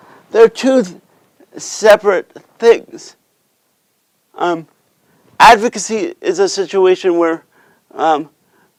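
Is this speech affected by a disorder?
Yes: cerebral palsy.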